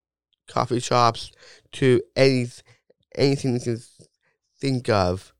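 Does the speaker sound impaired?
Yes: Down syndrome; diagnosis explained by parents in first grade, loose ligaments, low muscle tone; self-described natural gift in talking, loves talking to crowds, public speaker, gave TED talk.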